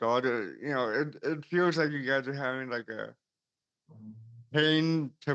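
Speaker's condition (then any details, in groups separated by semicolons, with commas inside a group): Cerebral palsy; since birth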